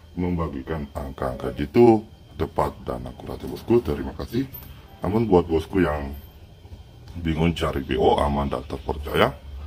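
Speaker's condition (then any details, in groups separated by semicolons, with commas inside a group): No condition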